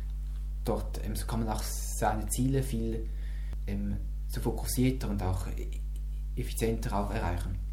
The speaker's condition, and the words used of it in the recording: Stuttering. Du bist noch nicht immer stotterfrei.